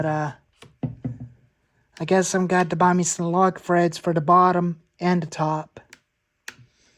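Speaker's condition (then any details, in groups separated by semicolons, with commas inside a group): No condition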